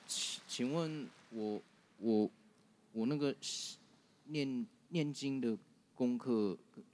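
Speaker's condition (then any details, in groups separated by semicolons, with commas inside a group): Stuttering; advised daily Heart Sutra 49 times and Great Compassion Mantra 21 times for it; stuttering at time of recording, advised daily Heart Sutra and Great Compassion Mantra chanting; stops after a couple of phrases, recited one long sentence on request; repeated sounds, repeated words, prolonged sounds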